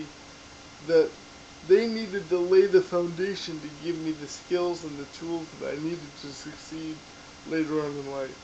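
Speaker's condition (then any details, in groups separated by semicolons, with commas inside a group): Cerebral palsy; diagnosed in infancy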